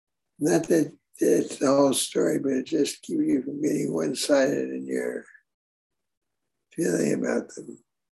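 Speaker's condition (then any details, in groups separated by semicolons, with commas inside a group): Parkinson's; on Parkinson's medication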